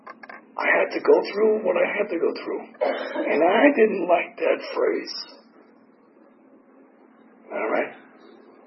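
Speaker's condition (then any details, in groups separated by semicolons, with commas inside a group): Tracheotomy; tracheotomy still in place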